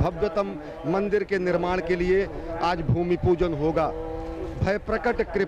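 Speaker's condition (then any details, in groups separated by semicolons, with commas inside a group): No condition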